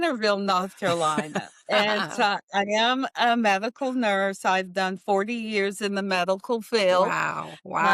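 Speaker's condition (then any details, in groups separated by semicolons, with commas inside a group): No condition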